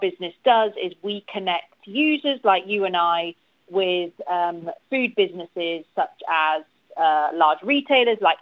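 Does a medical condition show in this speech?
No.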